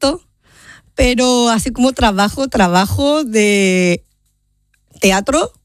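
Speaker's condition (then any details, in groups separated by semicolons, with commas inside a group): Down syndrome; genetic condition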